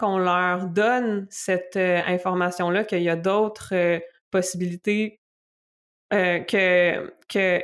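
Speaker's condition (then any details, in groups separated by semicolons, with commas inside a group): Stuttering; stuttering since earliest memory, diagnosed at seven, moderate per speech therapy report, childhood speech therapy; stuttering moment during greeting, held back and stopped, could not reproduce it after; repeated sounds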